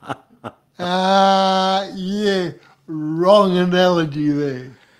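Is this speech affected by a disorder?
Yes: cerebral palsy.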